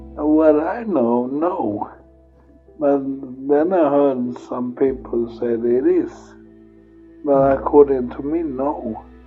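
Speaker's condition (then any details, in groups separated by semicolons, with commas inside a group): Multiple sclerosis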